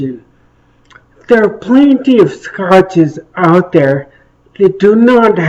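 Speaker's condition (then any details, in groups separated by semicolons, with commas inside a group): Traumatic brain injury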